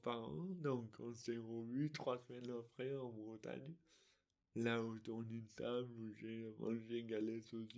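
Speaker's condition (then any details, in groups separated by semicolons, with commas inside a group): Dystonia; affects motor control and speech, since birth; articulation difficulties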